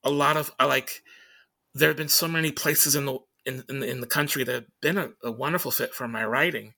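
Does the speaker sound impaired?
Yes: stutter; stutters during conversation; here repeated sounds, repeated words.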